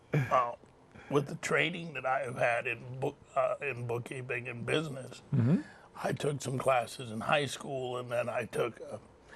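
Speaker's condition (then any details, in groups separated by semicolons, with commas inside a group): Cerebral palsy; lifelong, classic cerebral palsy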